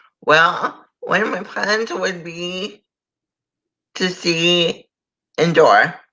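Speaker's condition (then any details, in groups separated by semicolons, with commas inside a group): Cerebral palsy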